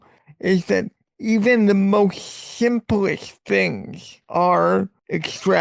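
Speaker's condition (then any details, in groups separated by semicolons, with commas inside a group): Cerebral palsy; voice sometimes sounds childlike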